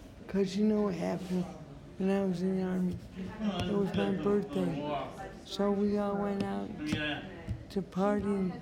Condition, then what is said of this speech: Brain injury. That's why I talk funny. And I'm in a wheelchair.